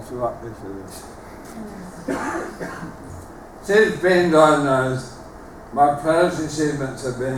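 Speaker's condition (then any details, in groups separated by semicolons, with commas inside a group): Motor neuron disease; terminal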